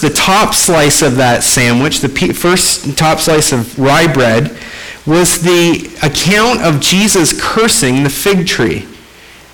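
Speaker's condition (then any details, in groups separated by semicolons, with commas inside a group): No condition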